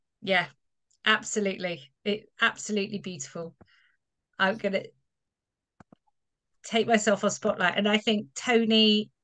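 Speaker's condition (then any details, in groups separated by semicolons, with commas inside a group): No condition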